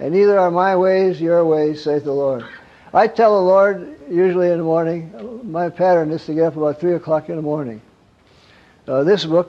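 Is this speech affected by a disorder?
Yes: Parkinson's; wakes at night.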